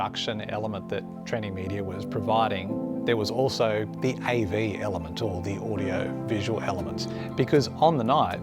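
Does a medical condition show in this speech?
No.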